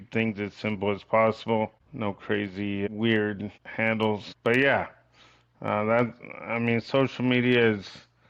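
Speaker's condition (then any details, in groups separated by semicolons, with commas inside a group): Cerebral palsy; from birth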